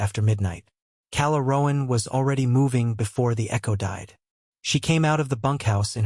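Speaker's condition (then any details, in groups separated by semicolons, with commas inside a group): No condition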